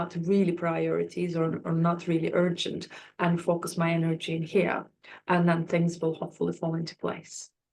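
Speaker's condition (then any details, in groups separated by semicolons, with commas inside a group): No condition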